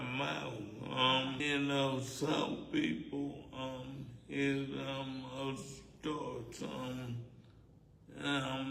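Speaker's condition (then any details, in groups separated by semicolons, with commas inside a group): ALS; bulbar onset, two throat surgeries; diagnosed 5 years ago, progressing, on slowing medication, still walking; raspy voice, slurred delayed speech, speech therapy, swallow evaluations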